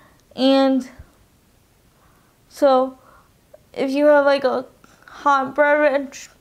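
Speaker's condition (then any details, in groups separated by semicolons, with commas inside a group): Cerebral palsy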